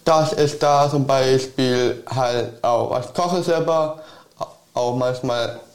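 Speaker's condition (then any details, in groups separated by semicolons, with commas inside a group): Down syndrome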